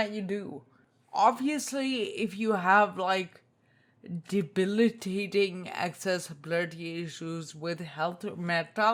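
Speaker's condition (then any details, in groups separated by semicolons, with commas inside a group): Spinocerebellar ataxia type 2, SCA2; tongue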